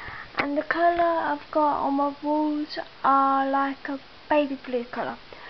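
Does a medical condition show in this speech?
Yes: cerebral palsy.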